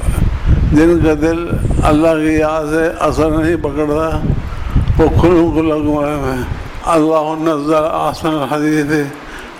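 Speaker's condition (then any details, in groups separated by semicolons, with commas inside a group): Difficulty speaking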